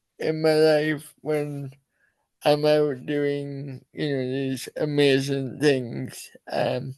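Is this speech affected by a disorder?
Yes: cerebral palsy.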